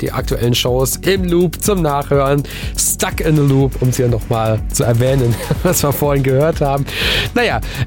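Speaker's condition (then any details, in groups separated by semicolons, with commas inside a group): No condition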